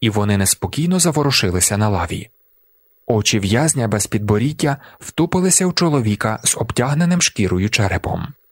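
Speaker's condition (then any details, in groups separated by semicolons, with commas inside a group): No condition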